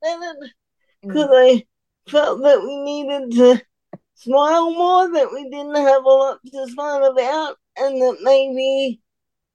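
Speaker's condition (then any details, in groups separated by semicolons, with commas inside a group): Cerebral palsy; uses about three fingers on right hand to manipulate lego bricks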